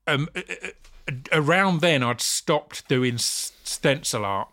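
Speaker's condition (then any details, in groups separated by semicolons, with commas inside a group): Stammer; stammer when speaking, felt to spoil acting self-tapes; repeated sounds, prolonged sounds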